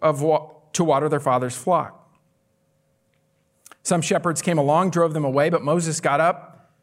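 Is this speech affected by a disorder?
No.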